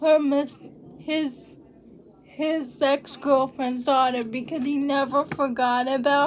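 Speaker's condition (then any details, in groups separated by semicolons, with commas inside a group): Cerebral palsy; uses wheelchair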